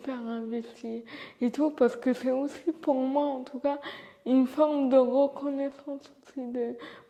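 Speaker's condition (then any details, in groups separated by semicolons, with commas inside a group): Cerebral palsy; from birth, uses wheelchair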